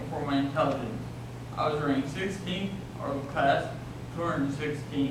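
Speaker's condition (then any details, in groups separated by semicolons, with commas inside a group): Traumatic brain injury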